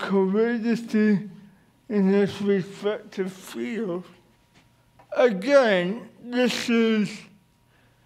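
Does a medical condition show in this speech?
Yes: cerebral palsy.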